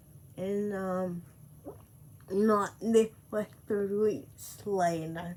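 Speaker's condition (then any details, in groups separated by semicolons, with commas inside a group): Cerebral palsy; speech affected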